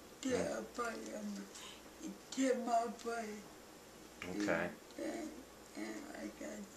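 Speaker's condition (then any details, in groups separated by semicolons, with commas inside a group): Cerebral palsy; balance and speech most affected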